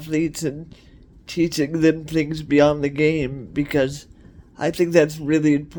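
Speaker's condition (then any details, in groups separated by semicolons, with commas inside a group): Cerebral palsy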